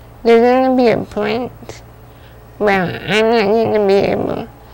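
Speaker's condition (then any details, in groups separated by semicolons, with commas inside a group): Spinal muscular atrophy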